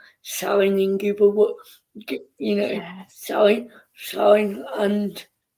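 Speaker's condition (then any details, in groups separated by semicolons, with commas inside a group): Cerebral palsy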